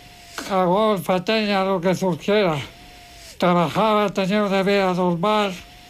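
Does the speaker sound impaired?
Yes: ALS; previously active and driving, life changed from one day to the next; cough assist device pushing and withdrawing pressurized air, clears secretions and phlegm, hoist for bed transfer; too weak to cough, voice described by host as impressive.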